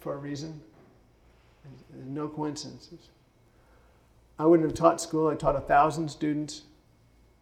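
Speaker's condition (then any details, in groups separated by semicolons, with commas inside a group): Parkinson's; some speech issues, ice water harms vocal cords, drinks warm water, speech therapy judged unnecessary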